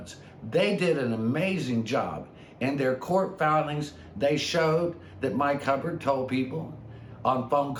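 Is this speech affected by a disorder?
No.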